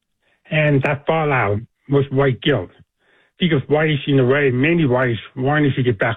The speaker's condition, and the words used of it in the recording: Deafness. I was just like your audience to know that I am deaf. So I speak with a deaf accent.